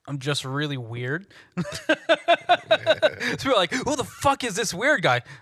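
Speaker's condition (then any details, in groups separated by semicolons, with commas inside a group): No condition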